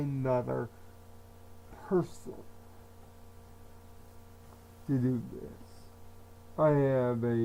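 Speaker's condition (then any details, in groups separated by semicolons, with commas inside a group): Cerebral palsy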